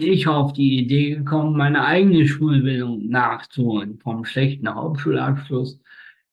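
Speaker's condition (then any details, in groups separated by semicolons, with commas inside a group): Spastic tetraparesis; birth injury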